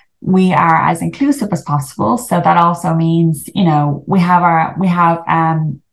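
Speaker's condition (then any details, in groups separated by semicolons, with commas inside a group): No condition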